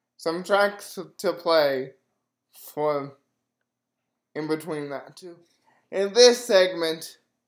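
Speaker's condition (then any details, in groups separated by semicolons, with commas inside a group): Cerebral palsy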